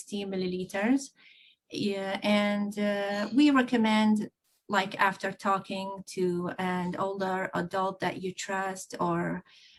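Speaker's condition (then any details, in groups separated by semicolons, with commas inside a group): No condition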